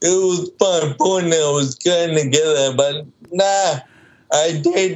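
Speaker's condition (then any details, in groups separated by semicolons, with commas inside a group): Cerebral palsy, mild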